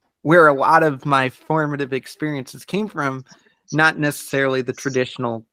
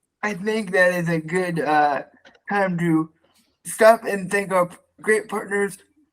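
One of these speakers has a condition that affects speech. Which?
The second: cerebral palsy; quadriplegia, all four limbs, from birth, brain oxygen loss; lifelong therapy, movement getting harder.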